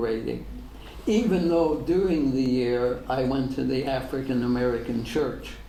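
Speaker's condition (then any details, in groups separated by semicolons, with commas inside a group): ALS; degenerative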